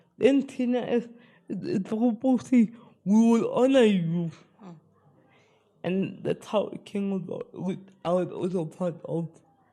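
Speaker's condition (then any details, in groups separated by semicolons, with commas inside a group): Spastic cerebral palsy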